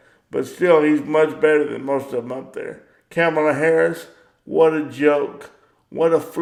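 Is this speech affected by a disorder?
Yes: cerebral palsy; power wheelchair.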